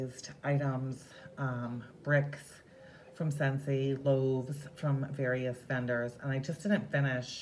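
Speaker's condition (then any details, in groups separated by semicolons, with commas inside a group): No condition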